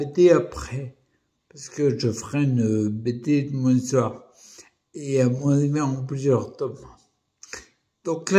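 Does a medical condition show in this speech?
Yes: primary progressive multiple sclerosis.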